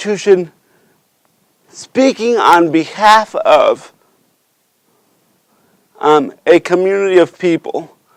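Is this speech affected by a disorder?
Yes: cerebral palsy.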